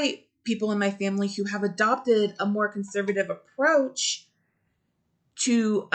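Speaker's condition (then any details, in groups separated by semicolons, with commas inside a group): No condition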